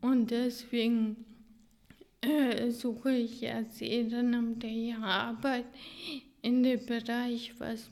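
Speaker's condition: Ataxia, severe; hereditary ataxia

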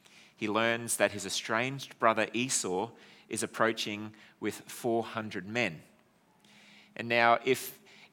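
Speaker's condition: No condition

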